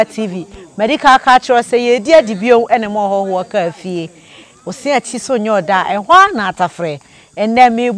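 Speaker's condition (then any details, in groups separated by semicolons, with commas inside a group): No condition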